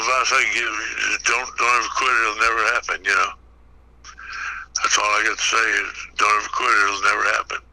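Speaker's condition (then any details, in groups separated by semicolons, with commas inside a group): Parkinson's; brain surgery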